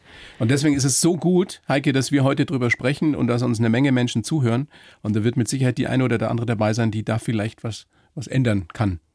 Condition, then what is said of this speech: None; typical speech.